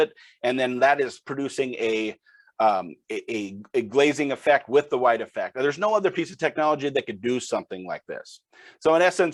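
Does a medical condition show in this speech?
No.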